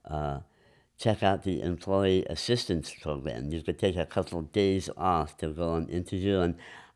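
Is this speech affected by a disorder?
Yes: enlarged tongue from vascular growth; harder swallowing, speech affected.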